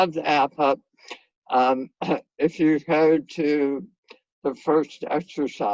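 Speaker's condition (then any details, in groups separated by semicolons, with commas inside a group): Head and neck cancer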